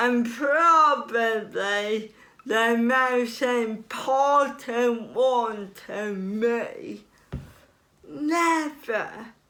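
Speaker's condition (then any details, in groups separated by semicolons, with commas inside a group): Cerebral palsy; since childhood, falls over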